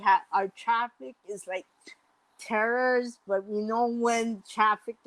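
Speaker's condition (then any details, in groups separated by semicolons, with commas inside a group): Mild cerebral palsy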